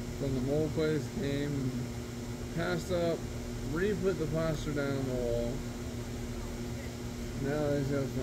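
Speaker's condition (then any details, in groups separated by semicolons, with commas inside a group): Traumatic brain injury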